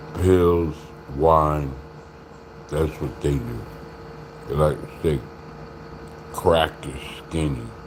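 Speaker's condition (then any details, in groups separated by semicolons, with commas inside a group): Slurred speech; still slurs words occasionally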